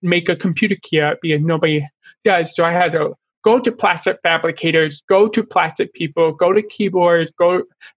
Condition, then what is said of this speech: Deafness. So I always tell people that art is my first language because I struggle with speaking, because being born deaf, I didn't learn sign language until I was older.